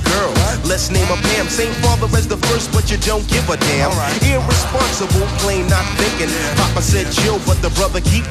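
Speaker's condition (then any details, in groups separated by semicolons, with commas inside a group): No condition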